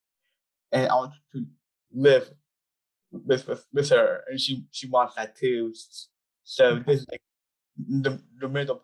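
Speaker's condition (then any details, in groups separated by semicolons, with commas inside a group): Down syndrome; about 25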